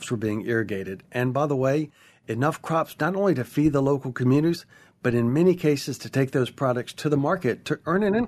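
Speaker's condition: No condition

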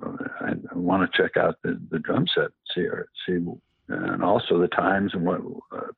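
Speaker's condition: Parkinson's; past cancer

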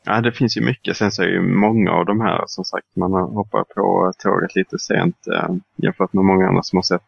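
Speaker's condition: No condition

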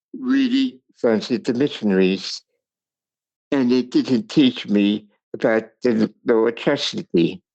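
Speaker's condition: Cerebral palsy; speech impairment

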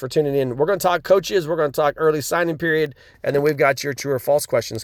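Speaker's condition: No condition

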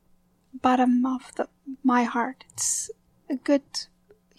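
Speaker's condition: Aphasia after stroke; aphasia after massive stroke, MRI scans in research study on inner speech; cannot produce words, inner speech fluid and smooth, speech not right when spoken

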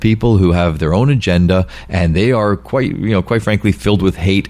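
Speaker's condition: No condition

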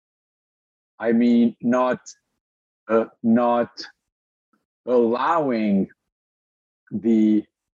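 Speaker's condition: Stutter; audible stutter, pauses may sound like internet lag; prolonged sounds, blocks

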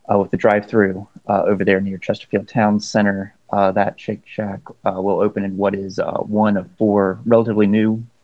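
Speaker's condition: No condition

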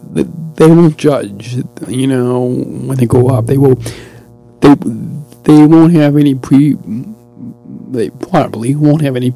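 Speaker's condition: Stuttering and language disorder; severe language disorder; repeated sounds, repeated words, prolonged sounds

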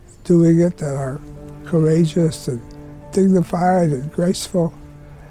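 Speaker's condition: Lou Gehrig's disease; terminal; dying, heard in archival clip; speech difficult but still possible, able to speak until nearly the end

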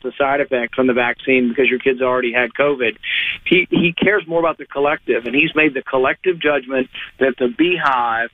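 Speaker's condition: No condition

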